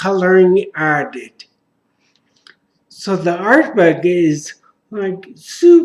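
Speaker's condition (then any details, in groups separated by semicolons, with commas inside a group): Traumatic brain injury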